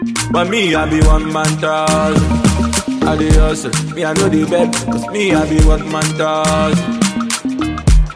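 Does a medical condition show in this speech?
No.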